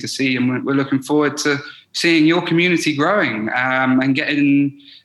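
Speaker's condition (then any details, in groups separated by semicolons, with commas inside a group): No condition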